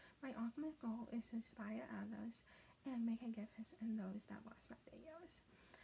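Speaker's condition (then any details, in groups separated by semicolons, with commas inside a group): Hemiplegic cerebral palsy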